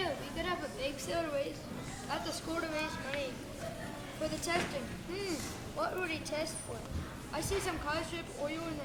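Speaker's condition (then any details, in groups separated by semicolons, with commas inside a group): No condition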